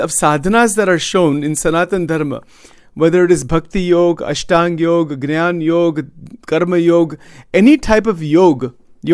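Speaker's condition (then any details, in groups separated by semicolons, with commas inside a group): No condition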